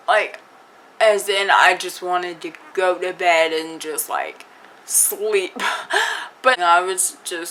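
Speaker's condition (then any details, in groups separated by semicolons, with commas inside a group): Cerebral palsy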